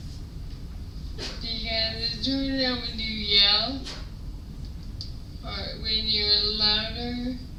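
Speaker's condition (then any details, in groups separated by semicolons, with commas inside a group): Dysarthria; ataxic dysarthria from Friedreich's ataxia, hereditary, scoliosis, back brace; diagnosed at 13, uses wheelchair, speech program 3 years; slurred speech, worse loud, variable days, pauses to breathe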